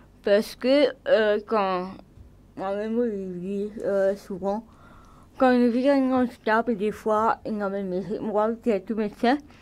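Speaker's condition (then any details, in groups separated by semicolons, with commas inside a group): Cerebral palsy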